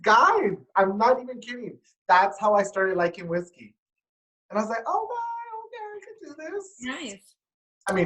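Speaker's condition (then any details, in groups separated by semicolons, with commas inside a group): No condition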